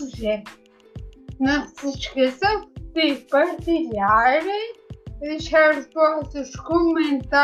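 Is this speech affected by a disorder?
Yes: ataxia after brain injury.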